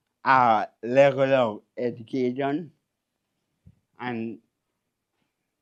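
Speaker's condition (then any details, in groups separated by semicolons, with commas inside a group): Cerebral palsy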